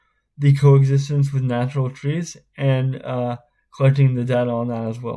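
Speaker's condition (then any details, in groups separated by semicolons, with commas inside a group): Spastic cerebral palsy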